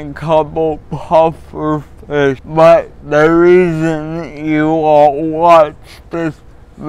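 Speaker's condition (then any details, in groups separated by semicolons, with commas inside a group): Cerebral palsy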